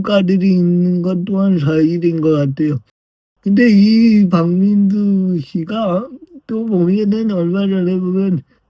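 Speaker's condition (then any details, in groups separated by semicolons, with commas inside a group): Brain lesion disability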